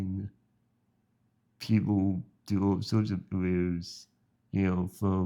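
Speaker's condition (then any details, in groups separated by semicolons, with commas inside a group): Spinal muscular atrophy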